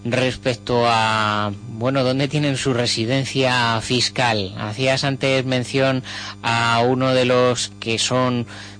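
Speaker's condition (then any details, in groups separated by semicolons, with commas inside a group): No condition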